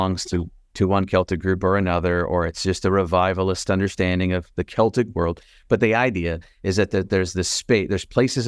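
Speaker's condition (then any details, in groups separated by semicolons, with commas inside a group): No condition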